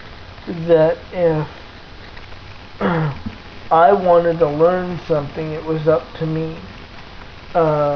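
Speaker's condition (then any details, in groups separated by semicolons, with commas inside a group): Cerebral palsy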